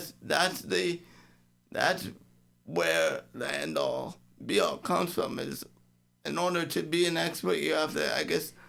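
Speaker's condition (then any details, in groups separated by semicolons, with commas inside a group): Cerebral palsy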